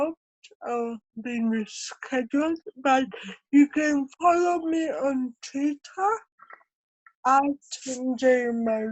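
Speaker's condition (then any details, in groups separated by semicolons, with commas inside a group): Cerebral palsy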